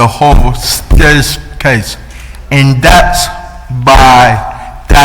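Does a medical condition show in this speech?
Yes: cerebral palsy.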